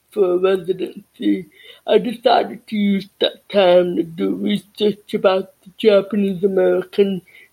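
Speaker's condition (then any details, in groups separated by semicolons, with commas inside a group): Deafness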